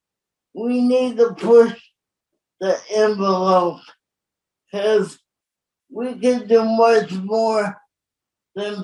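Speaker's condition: Cerebral palsy; born very premature, staff help with Hoyer lift transfers in and out of bed; age 51

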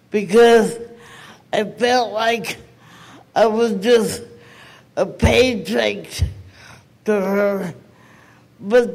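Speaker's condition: Cerebral palsy; never received needed therapy

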